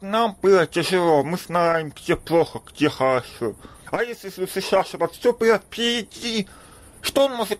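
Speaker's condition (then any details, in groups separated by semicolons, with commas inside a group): Deafness; congenital deafness, since birth, about 33 years, no hearing aid in childhood, attended school for deaf; able to speak despite poor hearing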